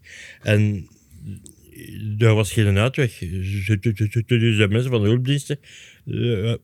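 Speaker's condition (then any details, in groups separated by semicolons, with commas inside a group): Stuttering; stutter since youth, returned after electric shock from stripping live cable, resuscitated, large part of tongue missing; publicly known, occasionally a hindrance, tongue loss causing few complaints, reading aloud stopped at entrance exam; prolonged sounds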